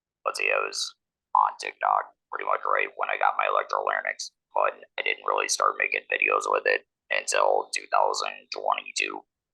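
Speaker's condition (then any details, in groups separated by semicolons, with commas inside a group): Laryngectomy, electrolarynx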